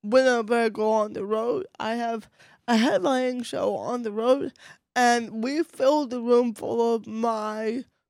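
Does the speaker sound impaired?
Yes: cerebral palsy, mild; voice affected.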